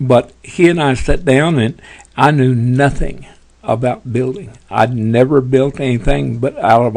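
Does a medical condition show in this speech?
Yes: Parkinson's; tremors as early symptom.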